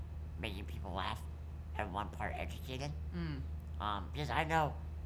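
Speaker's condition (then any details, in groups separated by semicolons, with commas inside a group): Muscular dystrophy; present from birth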